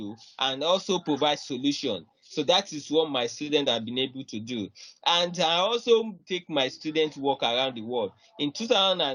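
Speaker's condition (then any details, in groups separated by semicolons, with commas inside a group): No condition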